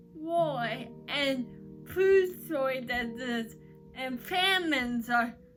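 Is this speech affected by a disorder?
Yes: cerebral palsy; uses crutches.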